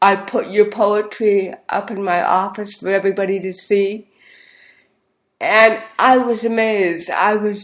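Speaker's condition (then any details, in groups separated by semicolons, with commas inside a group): Cerebral palsy; speech therapy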